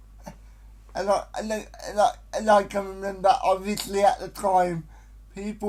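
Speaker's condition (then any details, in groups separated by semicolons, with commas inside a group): Cerebral palsy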